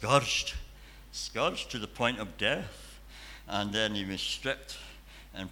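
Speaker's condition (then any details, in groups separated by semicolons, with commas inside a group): Cleft palate and cleft lip; congenital cleft palate and cleft lip, frequent childhood hospital stays at dental hospital in Edinburgh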